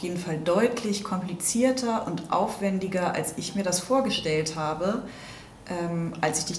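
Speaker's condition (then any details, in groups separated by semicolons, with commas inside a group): No condition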